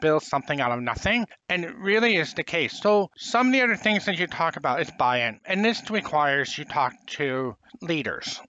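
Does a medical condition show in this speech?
Yes: profound hearing loss, congenital; late language development, learned to talk.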